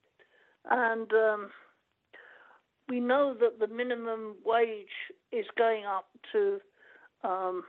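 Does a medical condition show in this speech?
Yes: cerebral palsy; lifelong cerebral palsy, blind, partial hearing loss, permanent wheelchair user; dictated book to steve who typed, speaks fast when in full flow.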